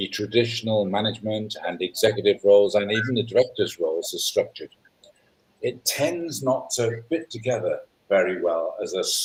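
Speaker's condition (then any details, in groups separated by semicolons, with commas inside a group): No condition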